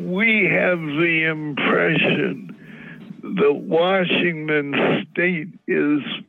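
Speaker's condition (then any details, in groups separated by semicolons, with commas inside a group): Parkinson's disease; symptoms treated with cannabis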